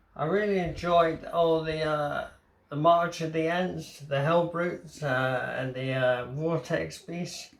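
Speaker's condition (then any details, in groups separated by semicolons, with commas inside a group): Motor neuron disease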